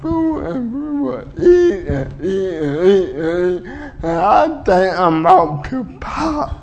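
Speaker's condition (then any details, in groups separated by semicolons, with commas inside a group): Cerebral palsy; body constantly fights back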